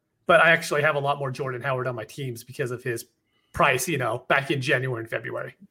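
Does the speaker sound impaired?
No.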